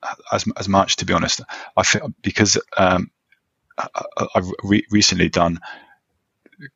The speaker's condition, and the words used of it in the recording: Stuttering. There was sometimes when I stammer more, sometimes when I stammer less